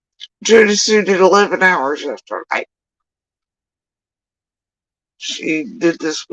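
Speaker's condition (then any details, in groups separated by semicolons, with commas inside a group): Facial paralysis after surgery; tongue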